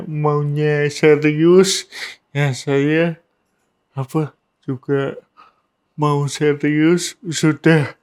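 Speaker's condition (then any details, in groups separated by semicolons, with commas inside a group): Cerebral palsy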